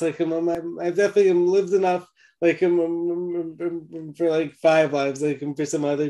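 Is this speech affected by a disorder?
Yes: stammer and stutter; acquired, neurological damage from severe pneumonia, 21 antibiotics, steroids, intubation, ventilator, induced coma, stutter began later; age 25, holistic treatment by naturopath Victor Cozzetto of Vitagenics, earlier therapists, speech not fully recovered; more at start then smoother, initially extremely slurred, once unable to talk; here repeated sounds, prolonged sounds.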